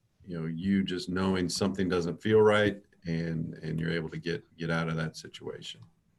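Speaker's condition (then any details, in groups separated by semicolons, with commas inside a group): No condition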